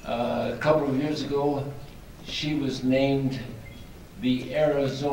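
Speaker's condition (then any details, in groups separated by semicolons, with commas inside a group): ALS; extremely weak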